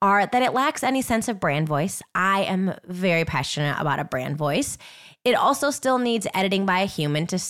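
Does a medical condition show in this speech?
No.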